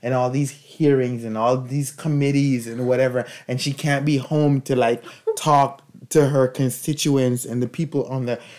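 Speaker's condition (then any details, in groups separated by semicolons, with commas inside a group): No condition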